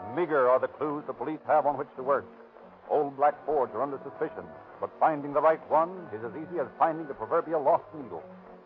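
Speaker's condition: No condition

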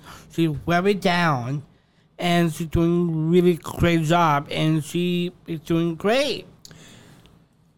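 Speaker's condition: Down syndrome; open heart surgery in infancy

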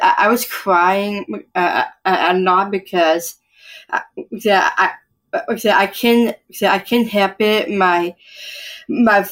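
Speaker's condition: Down syndrome; congenital

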